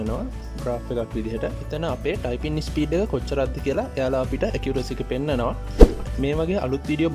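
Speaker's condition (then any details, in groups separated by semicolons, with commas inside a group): No condition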